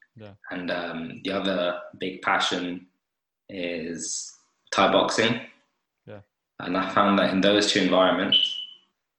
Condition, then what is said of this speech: Stuttering. But I do find it a lot easier to kind of speak and be a bit more comfortable with other people who stutter, like yourself.